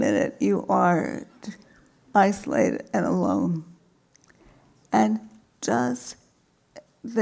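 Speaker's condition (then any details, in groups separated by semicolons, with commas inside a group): Multiple sclerosis; severe, progressive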